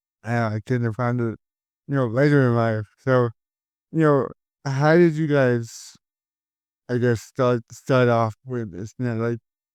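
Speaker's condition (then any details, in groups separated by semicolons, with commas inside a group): Cerebral palsy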